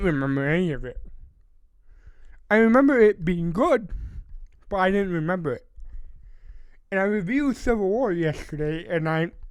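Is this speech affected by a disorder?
Yes: cerebral palsy.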